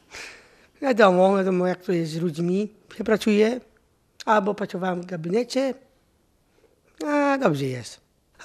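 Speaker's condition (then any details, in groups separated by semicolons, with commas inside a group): Down syndrome; adult, intellectual disability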